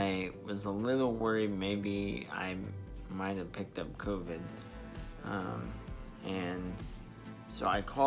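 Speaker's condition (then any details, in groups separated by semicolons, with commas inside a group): Spastic diplegia cerebral palsy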